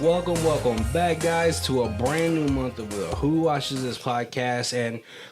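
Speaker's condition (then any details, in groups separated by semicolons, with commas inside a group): No condition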